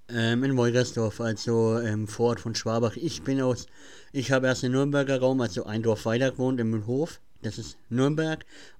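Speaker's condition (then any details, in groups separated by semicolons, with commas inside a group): Cleft palate; present since childhood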